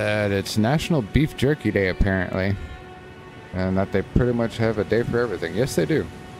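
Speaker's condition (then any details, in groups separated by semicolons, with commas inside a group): No condition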